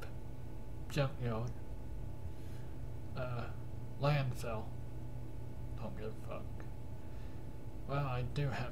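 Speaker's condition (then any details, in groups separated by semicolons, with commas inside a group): Cerebral palsy; cannot stand beyond 10 minutes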